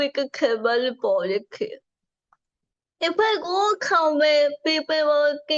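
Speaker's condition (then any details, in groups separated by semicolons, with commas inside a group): Cerebral palsy; from birth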